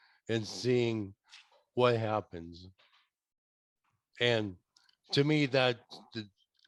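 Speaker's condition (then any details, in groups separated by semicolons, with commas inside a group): ALS; about four years since diagnosis, investigational therapy, earlier clinical trial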